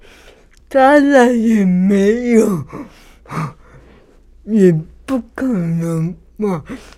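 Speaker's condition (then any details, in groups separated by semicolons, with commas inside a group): Cerebral palsy; severe disability, boccia throwing-group player, throws ball without ramp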